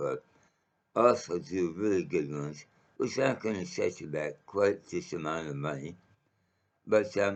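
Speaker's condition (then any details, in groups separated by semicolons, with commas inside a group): Mouth cancer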